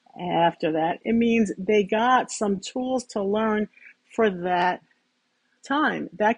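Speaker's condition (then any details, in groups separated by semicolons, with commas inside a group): Stuttering; formerly very severe, ebbed and flowed years ago; improved after structured therapy program and self-care, still working on public speaking; fluctuates less now, tires when public speaking, uses strategies, phrasing words; blocks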